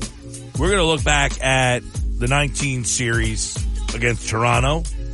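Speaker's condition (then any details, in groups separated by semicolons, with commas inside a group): No condition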